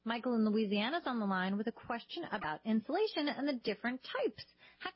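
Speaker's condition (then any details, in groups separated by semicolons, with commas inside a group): No condition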